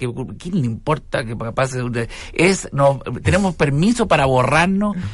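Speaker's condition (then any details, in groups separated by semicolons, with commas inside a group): No condition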